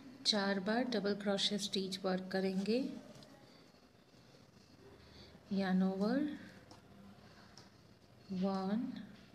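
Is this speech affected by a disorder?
No.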